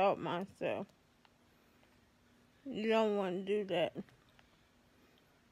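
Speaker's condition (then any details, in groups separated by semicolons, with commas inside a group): ALS; affects hands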